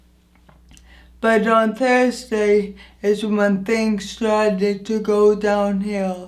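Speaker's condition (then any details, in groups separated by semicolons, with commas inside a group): Anoxic brain injury; injury affects voice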